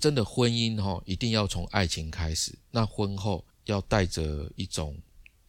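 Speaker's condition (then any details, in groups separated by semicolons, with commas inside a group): No condition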